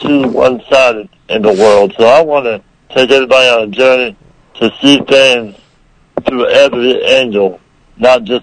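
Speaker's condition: Muscular dystrophy; rare form of muscular dystrophy, about 500 people have it, from birth, age 30

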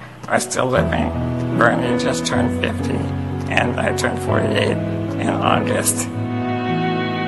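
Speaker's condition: Spinal muscular atrophy; congenital, progressive muscle weakness, bedbound since early 20s, no hand movement, older brother Bernie also affected; tracheostomy and permanent stomach feeding tube for about 10 years, liquid diet, trach suctioning when congested; relies on voice for everything, uses voice recognition computer system

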